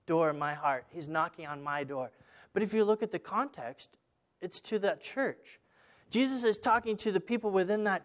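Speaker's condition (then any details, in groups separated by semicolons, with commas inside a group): No condition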